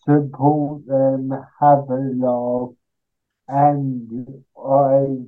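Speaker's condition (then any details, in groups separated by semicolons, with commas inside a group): Cerebral palsy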